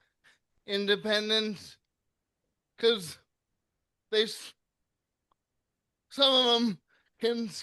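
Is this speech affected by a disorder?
Yes: cerebral palsy.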